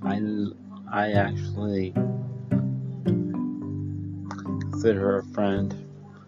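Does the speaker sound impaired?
Yes: cerebral palsy.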